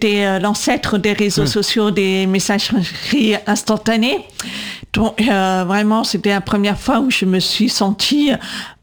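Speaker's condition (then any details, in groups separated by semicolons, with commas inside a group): Congenital deafness, profound, from congenital CMV; congenital cytomegalovirus, diagnosed at 18 months, severe then profound at 8, implants left 8.5, right 20-22; age 37, bilateral cochlear implants, external processor with antenna above left ear; atypical voice, speech recognition struggles to understand, 20 years speech therapy, LPC coder in class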